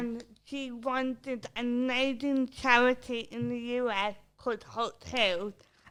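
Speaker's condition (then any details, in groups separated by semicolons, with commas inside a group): Cerebral palsy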